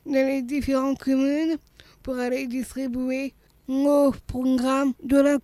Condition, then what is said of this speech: Down syndrome. Ça arrive qu'on a des problèmes de déglutition et des problèmes de lenteur.